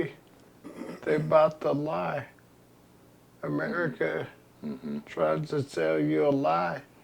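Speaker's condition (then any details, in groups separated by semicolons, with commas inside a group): ALS; progressive terminal illness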